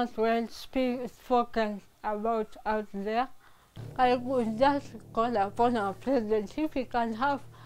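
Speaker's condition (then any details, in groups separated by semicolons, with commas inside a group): Cerebral palsy; from birth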